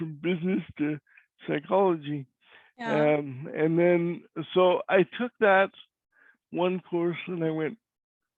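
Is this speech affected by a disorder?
Yes: cerebral palsy; voice is different.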